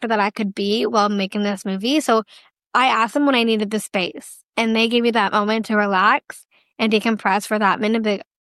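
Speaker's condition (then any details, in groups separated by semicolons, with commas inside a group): Down syndrome; duplicate of the 21st chromosome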